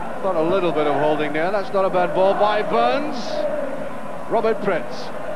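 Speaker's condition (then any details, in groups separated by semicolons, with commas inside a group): No condition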